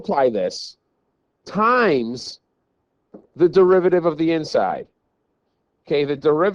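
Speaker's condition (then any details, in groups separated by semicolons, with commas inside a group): No condition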